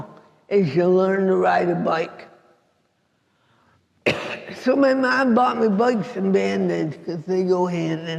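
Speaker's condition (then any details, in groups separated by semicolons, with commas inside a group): Cerebral palsy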